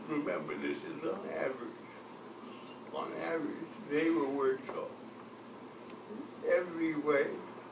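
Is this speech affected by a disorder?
Yes: cerebral palsy; from birth.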